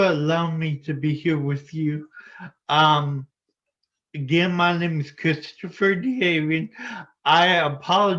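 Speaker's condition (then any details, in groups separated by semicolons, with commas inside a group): Spinocerebellar ataxia type 14, SCA14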